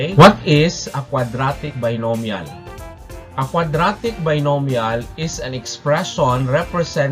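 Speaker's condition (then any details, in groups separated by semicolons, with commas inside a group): No condition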